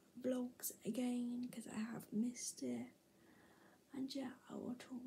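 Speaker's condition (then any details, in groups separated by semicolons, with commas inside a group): Cerebral palsy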